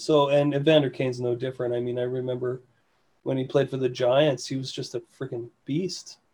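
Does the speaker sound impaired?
No.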